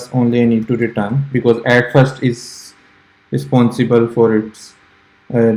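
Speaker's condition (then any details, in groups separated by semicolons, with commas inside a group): No condition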